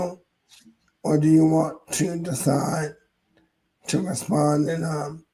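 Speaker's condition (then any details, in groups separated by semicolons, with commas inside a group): ALS; hoarse voice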